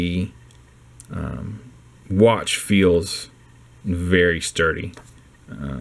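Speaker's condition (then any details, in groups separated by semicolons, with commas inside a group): No condition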